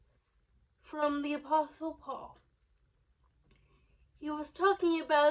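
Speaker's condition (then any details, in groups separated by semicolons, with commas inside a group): Cerebral palsy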